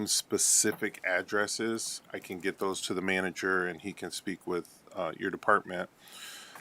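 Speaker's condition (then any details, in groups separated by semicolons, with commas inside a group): No condition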